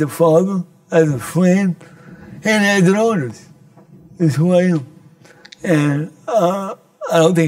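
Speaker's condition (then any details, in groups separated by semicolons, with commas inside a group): Cerebral palsy; from birth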